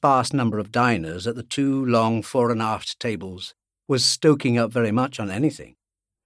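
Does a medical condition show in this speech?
No.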